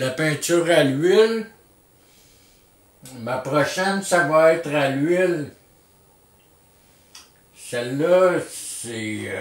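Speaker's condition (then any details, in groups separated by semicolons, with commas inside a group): Traumatic brain injury; surgery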